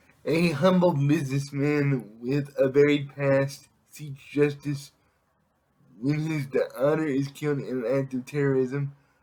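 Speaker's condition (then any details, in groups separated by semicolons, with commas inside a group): Cerebral palsy; able to speak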